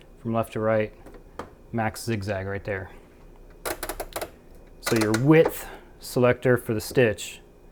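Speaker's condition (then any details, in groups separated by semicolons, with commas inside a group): No condition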